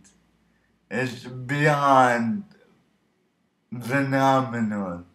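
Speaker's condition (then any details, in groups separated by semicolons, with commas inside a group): Cerebral palsy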